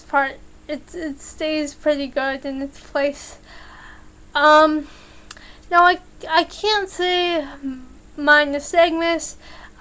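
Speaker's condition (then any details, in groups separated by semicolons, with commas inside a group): Cerebral palsy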